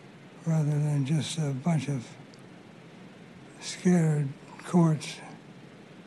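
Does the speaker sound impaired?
Yes: Parkinson's disease; about 20 years since onset.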